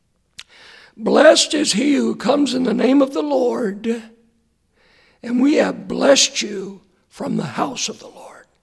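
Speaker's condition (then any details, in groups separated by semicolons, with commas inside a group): Hoarseness after vocal cord surgery; hard to hear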